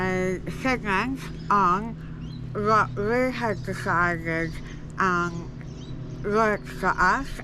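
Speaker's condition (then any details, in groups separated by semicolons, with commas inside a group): Jaw cancer surgery; tracheostomy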